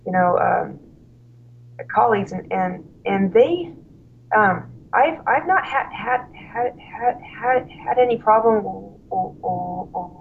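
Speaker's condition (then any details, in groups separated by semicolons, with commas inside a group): Stuttering; severe stuttering at college start, fluency temporarily improved by drinking alcohol, works as school slp; stutters openly, cannot hide it, discloses stuttering to parents, feels in control; noticeable stuttering that cannot be hidden, more fluent when drinking then; repeated sounds, repeated words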